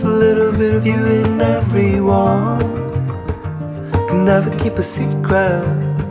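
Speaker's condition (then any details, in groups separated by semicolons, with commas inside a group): No condition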